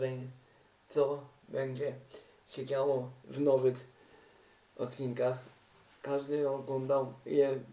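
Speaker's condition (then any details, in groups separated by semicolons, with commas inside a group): Cerebral palsy; uses wheelchair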